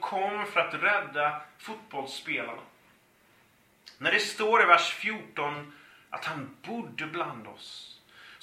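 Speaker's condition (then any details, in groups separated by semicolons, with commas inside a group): No condition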